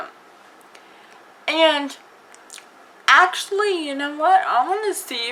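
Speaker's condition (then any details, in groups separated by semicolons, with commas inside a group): Cerebral palsy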